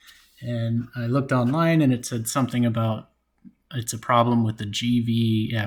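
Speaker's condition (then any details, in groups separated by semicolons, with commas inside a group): No condition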